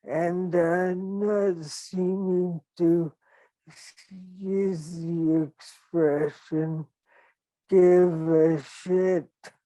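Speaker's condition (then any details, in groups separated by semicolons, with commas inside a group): ALS; operation six months ago, then intensive care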